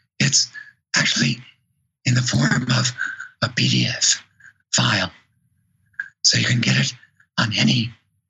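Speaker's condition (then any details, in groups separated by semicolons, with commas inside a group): Vocal cord paralysis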